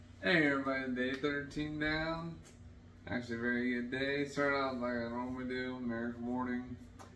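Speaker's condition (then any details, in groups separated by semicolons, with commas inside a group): Traumatic brain injury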